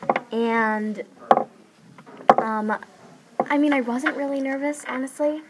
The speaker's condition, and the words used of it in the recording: None; typical speech.